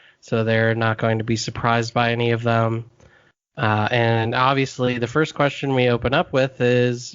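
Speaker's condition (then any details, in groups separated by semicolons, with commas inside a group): No condition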